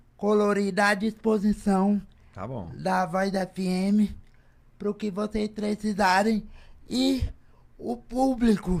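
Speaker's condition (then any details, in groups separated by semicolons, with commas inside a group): Cerebral palsy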